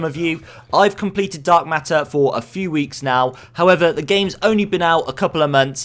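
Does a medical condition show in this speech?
No.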